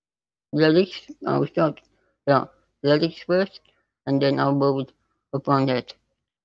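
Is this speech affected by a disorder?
Yes: spinal muscular atrophy type 2; less progressive than type 1.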